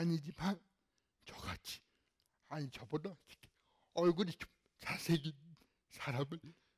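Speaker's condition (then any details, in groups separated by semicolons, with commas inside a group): Cerebral palsy; fairly severe in childhood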